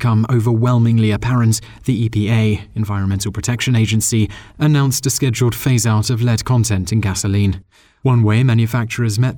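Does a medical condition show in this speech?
No.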